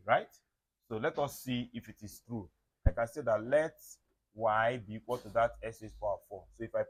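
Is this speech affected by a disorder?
No.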